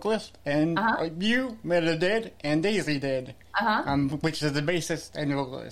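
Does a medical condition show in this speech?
Yes: cerebral palsy; back pain.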